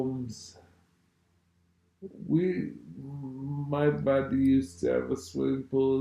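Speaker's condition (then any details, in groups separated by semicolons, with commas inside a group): Multiple sclerosis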